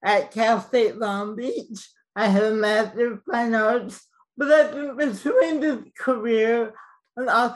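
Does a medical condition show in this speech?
Yes: cerebral palsy, mild; speech mildly affected.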